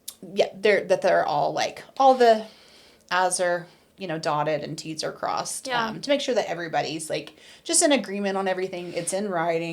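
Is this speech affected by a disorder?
No.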